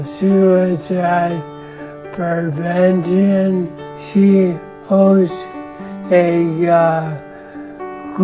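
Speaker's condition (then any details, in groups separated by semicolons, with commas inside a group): ALS; losing clear speech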